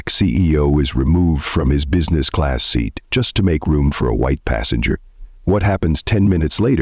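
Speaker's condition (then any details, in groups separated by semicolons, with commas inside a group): No condition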